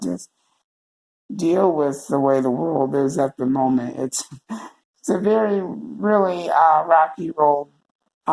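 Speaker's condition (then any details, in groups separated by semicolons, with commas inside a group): Cerebral palsy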